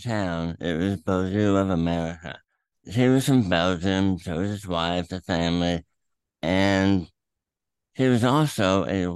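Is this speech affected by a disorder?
Yes: throat cancer; stage 4, terminal, tumor through tongue attached to epiglottis, inoperable, Emory Proton Center therapy not working.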